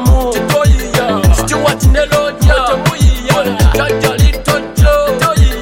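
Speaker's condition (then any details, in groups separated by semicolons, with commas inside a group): No condition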